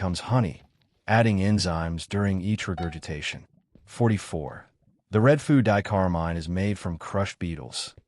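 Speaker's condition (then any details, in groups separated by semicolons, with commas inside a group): No condition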